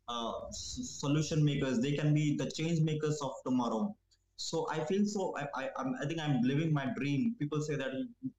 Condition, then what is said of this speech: Stuttering. So this is how a person with stammering will say the word start.